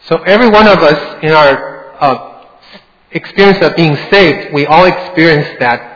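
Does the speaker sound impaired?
No.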